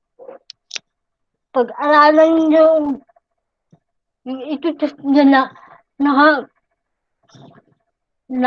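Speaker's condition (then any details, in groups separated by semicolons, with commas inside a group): Cerebral palsy; brain damage, motor problems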